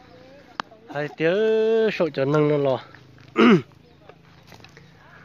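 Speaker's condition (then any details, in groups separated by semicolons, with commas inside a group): No condition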